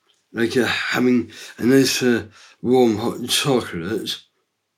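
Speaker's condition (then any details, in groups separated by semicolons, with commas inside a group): Down syndrome; three copies of chromosome 21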